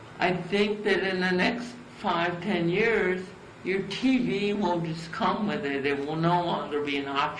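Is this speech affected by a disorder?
Yes: cerebral palsy; from birth.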